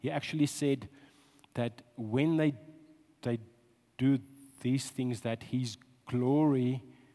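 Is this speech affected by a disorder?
Yes: stuttering; talks long because of stutter; here repeated sounds, repeated words.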